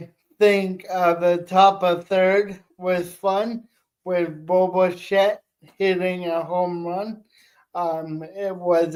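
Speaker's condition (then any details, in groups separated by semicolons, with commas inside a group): Cerebral palsy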